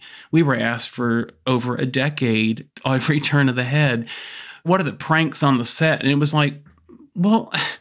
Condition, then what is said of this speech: No condition.